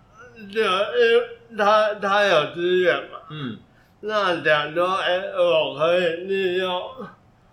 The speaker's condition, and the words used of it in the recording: Brain injury. 是有语言障碍而已，其实它其他就是思考啊什么都，都是跟正常人生对活一样